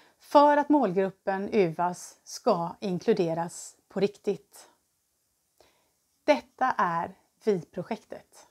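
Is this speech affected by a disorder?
No.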